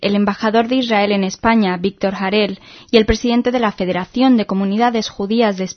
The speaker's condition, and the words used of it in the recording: None; typical speech.